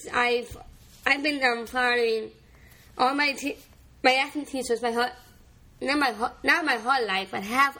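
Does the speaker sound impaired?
Yes: Down syndrome.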